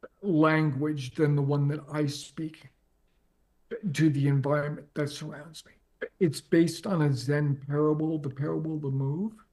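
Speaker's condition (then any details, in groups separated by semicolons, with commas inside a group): ALS; progressive, onset leg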